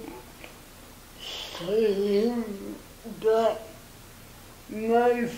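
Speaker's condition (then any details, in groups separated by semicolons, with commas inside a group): Cerebral palsy; motorized wheelchair; speech impairment, cerebral palsy accent, hard to hear in noise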